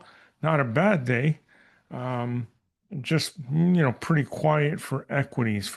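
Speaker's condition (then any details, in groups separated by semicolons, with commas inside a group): No condition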